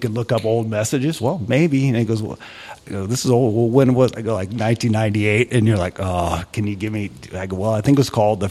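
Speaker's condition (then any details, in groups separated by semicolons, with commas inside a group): No condition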